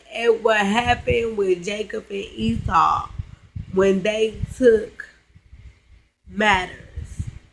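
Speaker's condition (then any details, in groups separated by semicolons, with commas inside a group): Cerebral palsy, spastic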